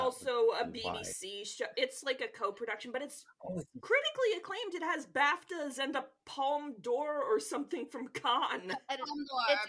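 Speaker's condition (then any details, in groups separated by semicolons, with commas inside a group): No condition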